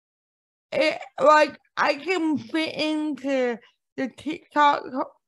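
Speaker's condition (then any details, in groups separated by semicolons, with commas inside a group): Cerebral palsy; speech mocked for years for how it sounds, speaks on podcasts, avoids speaking in TikTok videos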